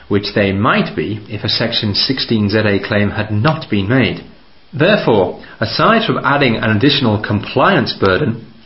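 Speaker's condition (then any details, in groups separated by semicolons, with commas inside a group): No condition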